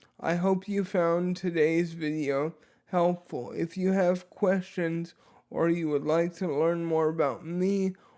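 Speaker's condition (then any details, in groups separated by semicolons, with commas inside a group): Dysarthria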